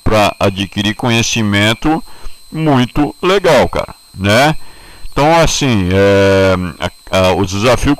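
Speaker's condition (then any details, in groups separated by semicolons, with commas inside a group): No condition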